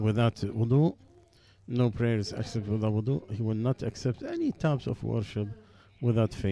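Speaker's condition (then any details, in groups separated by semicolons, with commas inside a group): No condition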